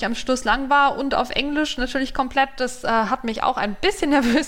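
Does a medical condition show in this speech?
No.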